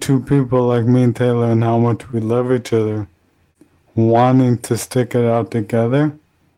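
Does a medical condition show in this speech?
Yes: ALS; still speaking, speech loss expected, breathing failure expected, tracheotomy with 24-hour care and suctioning anticipated.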